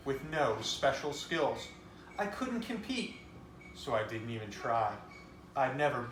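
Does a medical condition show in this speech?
No.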